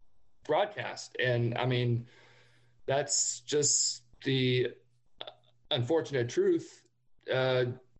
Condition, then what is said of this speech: Stuttering. Just because everyone who meets me, they'll notice right away, because one of the things I stutter on most is my name.